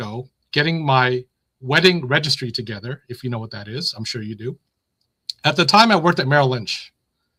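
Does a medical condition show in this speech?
No.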